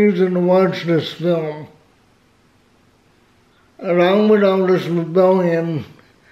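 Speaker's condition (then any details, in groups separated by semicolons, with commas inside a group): Cerebral palsy, spastic, severe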